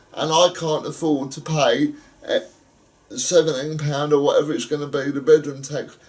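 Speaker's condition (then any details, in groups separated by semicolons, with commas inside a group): Cerebral palsy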